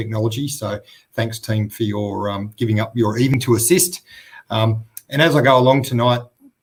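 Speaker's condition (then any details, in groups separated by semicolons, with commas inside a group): No condition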